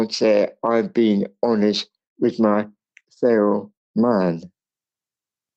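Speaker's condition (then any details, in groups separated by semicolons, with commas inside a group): Cerebral palsy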